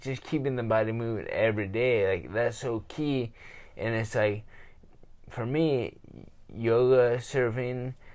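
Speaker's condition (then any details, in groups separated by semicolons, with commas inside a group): Traumatic brain injury; daily pranayama breathing therapy, acquired brain injury program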